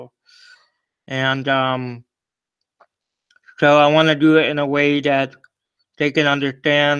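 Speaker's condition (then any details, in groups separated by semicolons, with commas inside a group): Cerebral palsy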